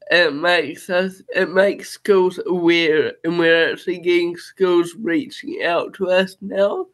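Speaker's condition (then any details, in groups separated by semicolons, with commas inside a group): Cerebral palsy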